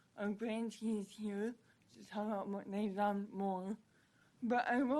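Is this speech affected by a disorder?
Yes: cerebral palsy; present from birth.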